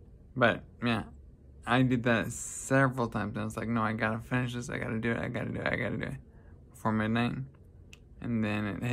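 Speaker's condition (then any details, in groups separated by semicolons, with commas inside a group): Traumatic brain injury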